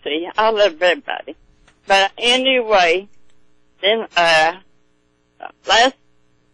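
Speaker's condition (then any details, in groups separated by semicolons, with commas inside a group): Stroke; stroke 13 years ago in West Virginia, severe at onset, given up to die, recognized no one for 3 days; later tests reportedly normal, still drives, sometimes feels bad; asks listeners to bear with speech because of stroke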